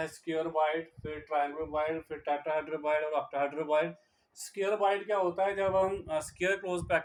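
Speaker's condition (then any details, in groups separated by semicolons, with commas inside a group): No condition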